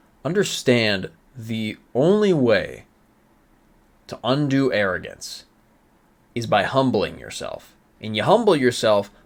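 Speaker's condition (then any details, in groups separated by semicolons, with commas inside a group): No condition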